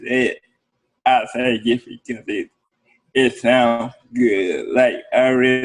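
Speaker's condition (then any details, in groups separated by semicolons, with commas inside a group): Cerebral palsy; from birth; speech therapy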